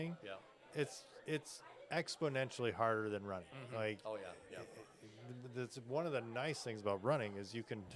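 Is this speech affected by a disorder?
No.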